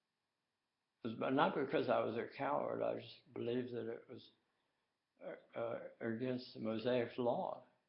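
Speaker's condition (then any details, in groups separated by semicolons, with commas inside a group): Tongue cancer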